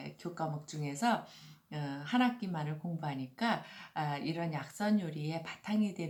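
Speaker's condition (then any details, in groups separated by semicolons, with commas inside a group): No condition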